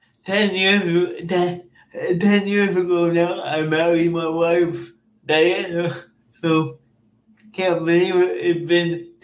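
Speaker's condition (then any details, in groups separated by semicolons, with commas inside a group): Cerebral palsy; caused by oxygen loss at birth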